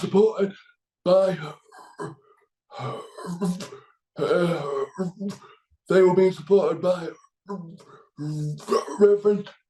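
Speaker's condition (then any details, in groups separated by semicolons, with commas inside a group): Cerebral palsy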